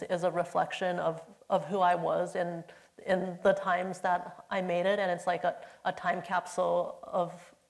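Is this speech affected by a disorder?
Yes: stutter; stutter in high school; stutter still present sometimes; occasional stutter; here repeated words, blocks.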